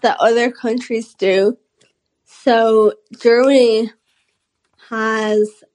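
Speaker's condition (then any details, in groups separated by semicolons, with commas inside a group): Friedreich's ataxia; diagnosed at age 13, rare progressive neuromuscular condition, nerve damage and muscle weakness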